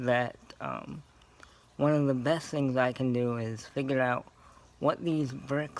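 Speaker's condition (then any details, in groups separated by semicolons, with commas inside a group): Cerebral palsy; scoliosis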